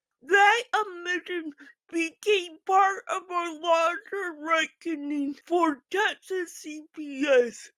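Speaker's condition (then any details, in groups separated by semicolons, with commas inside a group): Physical speech impairment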